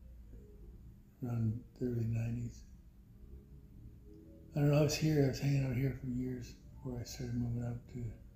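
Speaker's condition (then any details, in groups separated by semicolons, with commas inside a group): Parkinson's; voice weakened by Parkinson's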